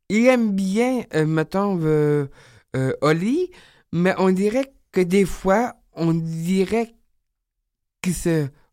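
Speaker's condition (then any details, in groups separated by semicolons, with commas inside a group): Down syndrome; age 30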